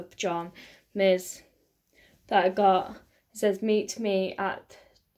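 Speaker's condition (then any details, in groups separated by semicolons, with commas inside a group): No condition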